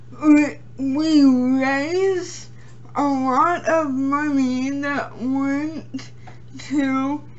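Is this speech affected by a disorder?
Yes: cerebral palsy.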